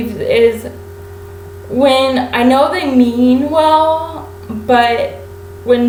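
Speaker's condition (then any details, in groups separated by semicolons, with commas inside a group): Cerebral palsy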